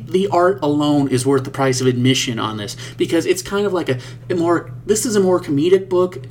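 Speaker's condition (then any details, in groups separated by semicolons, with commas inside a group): No condition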